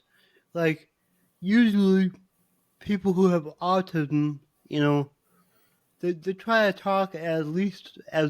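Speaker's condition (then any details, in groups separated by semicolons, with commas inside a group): Cerebral palsy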